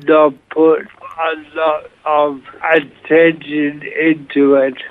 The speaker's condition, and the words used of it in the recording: ALS (motor neuron disease). So he obviously is very mentally astute, even though he's having trouble speaking.